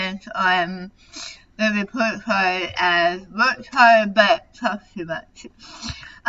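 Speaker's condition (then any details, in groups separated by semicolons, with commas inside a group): Tongue cancer surgery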